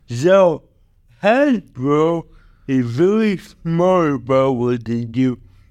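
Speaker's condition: Cerebral palsy

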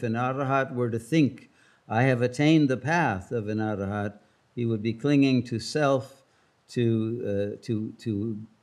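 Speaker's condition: No condition

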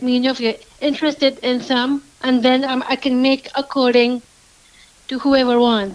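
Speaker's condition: Down syndrome

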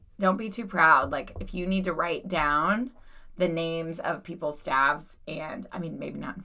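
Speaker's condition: No condition

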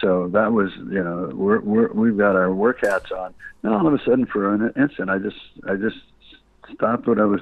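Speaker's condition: Parkinson's disease

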